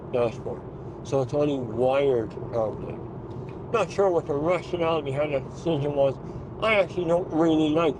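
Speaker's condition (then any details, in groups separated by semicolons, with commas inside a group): Mouth cancer; speech changed by cancer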